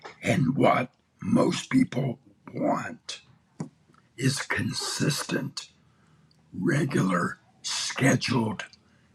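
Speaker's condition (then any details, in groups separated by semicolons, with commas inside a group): Throat cancer; tracheostomy tube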